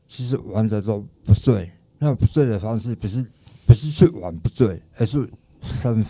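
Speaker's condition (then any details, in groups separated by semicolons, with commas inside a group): Tongue cancer; cancer-free after treatment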